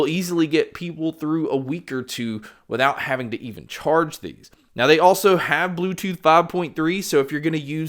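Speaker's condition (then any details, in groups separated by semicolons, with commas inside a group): No condition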